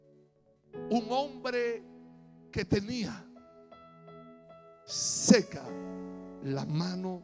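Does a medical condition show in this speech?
No.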